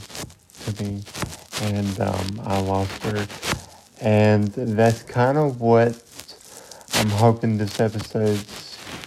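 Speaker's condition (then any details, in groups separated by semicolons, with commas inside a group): Cerebral palsy; cerebral palsy since birth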